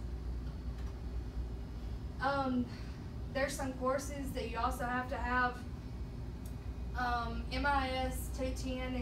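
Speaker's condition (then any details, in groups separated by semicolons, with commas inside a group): No condition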